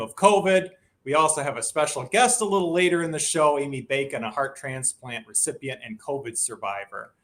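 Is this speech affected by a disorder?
No.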